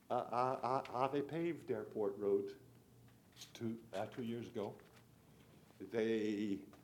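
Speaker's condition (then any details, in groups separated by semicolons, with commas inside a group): Stuttering; stutter since age 5, now aged 74, about 69 years; stutters while speaking at county council meeting, asks listeners' forgiveness; repeated sounds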